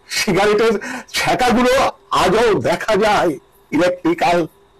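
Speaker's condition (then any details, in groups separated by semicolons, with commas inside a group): No condition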